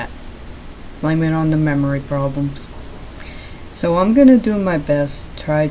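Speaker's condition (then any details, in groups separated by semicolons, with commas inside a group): No condition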